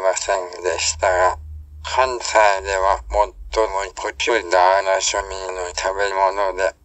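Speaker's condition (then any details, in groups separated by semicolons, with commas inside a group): ALS, speech-generating device; tracheostomy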